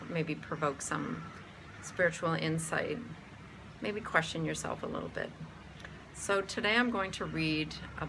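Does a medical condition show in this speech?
No.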